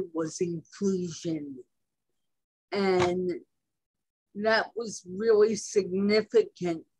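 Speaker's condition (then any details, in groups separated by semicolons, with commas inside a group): Cerebral palsy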